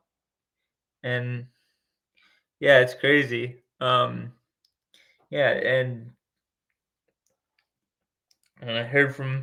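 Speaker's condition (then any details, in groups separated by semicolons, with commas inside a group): Cerebral palsy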